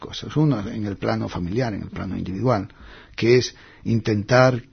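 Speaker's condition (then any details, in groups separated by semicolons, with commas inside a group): No condition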